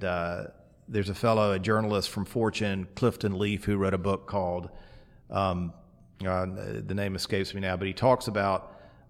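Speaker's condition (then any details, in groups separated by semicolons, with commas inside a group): No condition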